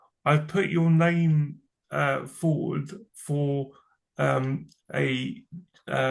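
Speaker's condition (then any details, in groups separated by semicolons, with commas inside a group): Cerebral palsy; from birth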